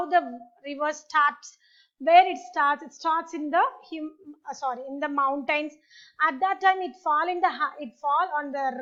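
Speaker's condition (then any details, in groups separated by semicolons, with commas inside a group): No condition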